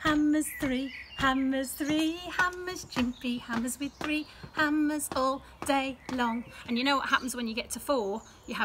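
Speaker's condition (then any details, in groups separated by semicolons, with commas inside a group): No condition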